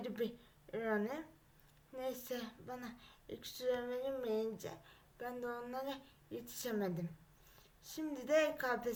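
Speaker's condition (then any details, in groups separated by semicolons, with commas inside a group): Cerebral palsy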